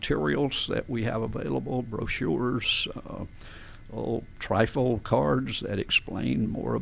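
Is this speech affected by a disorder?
Yes: spasmodic dysphonia; adductor type, no known cause, adult onset, first noticed speaking to groups, diagnosed by otolaryngologist, neurologists suggested psychological cause; vocal folds slam together, voice problems when speaking to groups.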